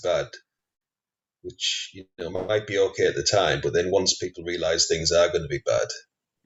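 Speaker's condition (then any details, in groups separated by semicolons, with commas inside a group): No condition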